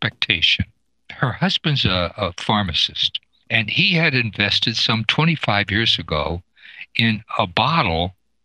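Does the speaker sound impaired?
No.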